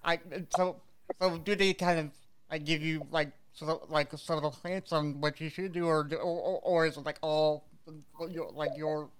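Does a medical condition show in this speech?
Yes: cerebral palsy; visible physical disability.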